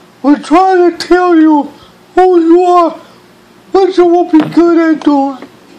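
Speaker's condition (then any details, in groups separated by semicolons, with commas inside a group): Cerebral palsy; speech hard to understand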